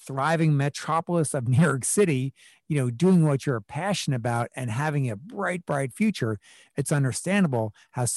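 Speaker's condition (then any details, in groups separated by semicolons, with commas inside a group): No condition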